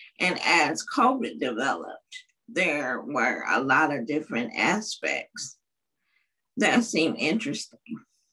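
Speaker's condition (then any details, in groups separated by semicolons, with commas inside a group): Cerebral palsy; uses wheelchair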